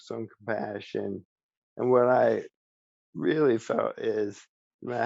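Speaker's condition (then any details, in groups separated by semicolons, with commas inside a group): ALS; speech still preserved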